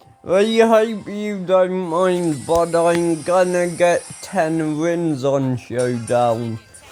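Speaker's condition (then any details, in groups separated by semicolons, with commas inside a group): Ataxia; speech recently worse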